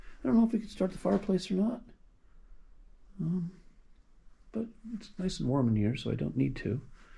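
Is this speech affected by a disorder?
No.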